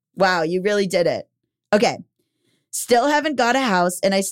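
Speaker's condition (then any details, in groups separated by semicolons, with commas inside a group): No condition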